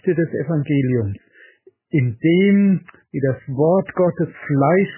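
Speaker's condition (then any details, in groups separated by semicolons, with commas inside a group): No condition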